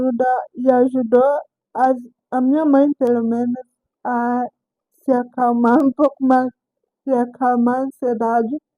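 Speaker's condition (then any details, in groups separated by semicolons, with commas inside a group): Cerebral palsy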